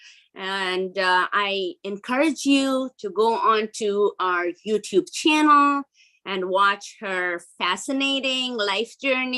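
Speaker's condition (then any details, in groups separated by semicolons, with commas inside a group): No condition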